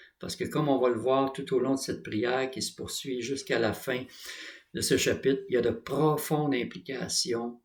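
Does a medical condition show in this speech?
No.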